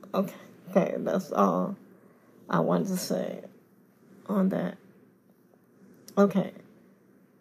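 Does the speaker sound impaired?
Yes: cerebral palsy; confined to wheelchair.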